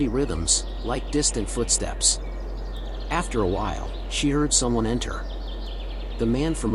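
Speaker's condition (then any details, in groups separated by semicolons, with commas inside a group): No condition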